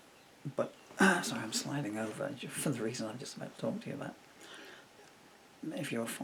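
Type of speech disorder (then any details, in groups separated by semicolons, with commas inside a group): Bulbar dysarthria; progressive bulbar palsy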